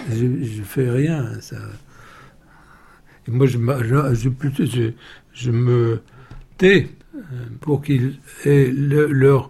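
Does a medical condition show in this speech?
Yes: aphasia; severe at onset, three weeks in hospital, body nearly fully recovered, memory affected; attends GAIF aphasia association workshops including writing workshop, GAIF contacted by wife Marion.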